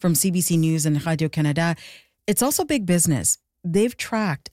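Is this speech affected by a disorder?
No.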